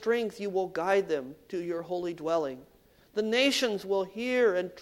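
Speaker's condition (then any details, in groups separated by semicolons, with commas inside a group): No condition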